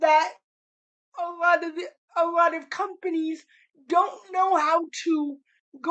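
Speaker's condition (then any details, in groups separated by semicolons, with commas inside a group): Cerebral palsy; spastic cerebral palsy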